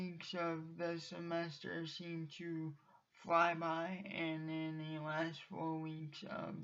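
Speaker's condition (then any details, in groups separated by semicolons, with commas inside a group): Cerebral palsy; from birth, uses wheelchair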